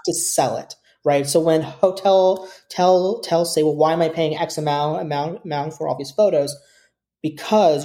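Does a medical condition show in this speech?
Yes: stuttering; developmental stutter since about age 5, persisted into adulthood, varied speech therapies and groups; here repeated sounds.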